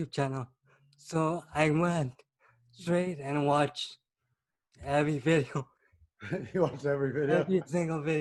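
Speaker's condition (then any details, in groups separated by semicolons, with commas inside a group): Cerebral palsy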